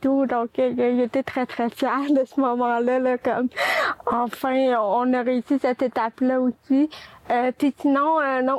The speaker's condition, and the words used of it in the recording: Cerebral palsy. Et aussi, j'ai un trouble de langage parole dû à la paralysie cérébrale.